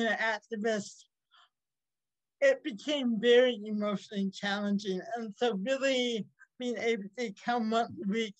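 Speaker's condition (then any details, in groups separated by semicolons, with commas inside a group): Cerebral palsy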